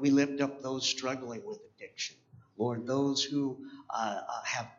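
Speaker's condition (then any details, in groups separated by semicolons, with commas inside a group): Cleft palate; congenital cleft palate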